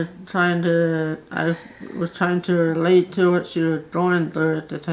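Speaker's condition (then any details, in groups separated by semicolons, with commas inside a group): Facial paralysis; one side of face paralyzed, lifelong, prenatal cause; unclear speech, somewhat like stuttering but not stuttering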